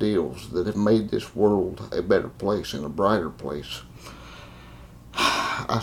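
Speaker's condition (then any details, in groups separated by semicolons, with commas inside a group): Cerebral palsy; confined to a wheelchair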